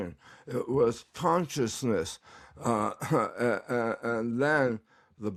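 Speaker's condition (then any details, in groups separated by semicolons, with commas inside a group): Tongue cancer; recovering, tongue exercises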